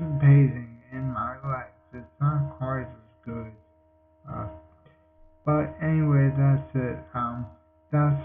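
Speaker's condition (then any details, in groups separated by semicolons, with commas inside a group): Multiple sclerosis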